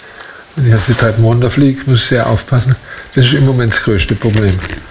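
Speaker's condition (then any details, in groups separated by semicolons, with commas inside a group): Parkinson's disease; first symptoms around age 40, arm not swinging while walking, physiotherapy unhelpful, diagnosed by medication response; 15 years since diagnosis, 20 since first symptom, symptom-suppressing medication, near-falls daily, needs care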